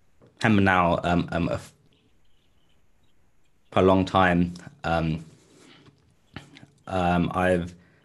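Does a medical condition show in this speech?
Yes: stuttering; stuttering with blocks, neurological predisposition, attended speech courses and speech forums; blocks and stumbles, sometimes fluent with friends, fluent in rehearsed solo talk after repeated practice; here blocks.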